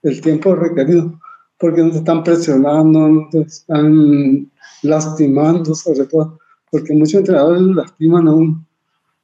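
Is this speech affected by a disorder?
Yes: Parkinson's disease; onset around age 29, 23 years since onset; visible tremor, involuntary movements during recording.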